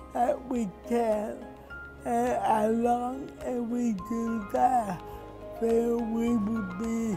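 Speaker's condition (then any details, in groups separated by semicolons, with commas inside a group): Cerebral palsy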